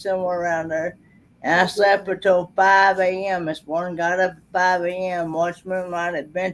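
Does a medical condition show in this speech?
Yes: cerebral palsy.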